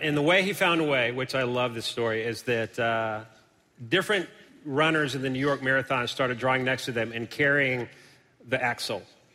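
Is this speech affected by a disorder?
No.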